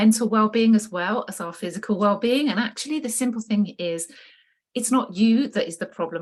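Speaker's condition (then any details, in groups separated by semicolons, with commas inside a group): No condition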